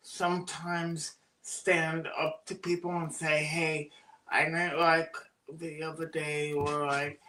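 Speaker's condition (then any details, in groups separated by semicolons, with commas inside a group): Cerebral palsy; birth oxygen deprivation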